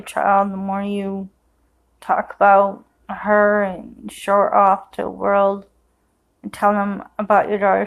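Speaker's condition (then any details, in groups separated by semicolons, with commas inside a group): Cerebral palsy; affects walking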